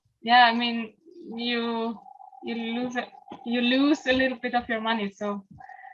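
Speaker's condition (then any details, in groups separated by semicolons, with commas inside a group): No condition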